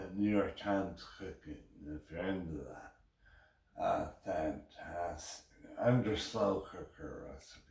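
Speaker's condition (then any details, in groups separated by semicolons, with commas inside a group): Brain injury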